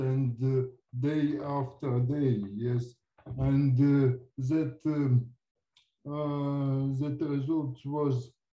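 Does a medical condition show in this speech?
Yes: cerebral palsy; from birth; supplements instead of conventional medication.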